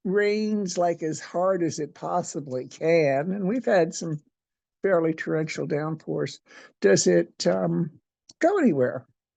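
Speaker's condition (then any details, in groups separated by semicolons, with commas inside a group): No condition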